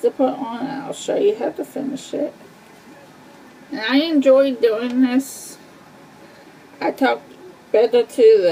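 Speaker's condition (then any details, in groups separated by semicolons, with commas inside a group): Cerebral palsy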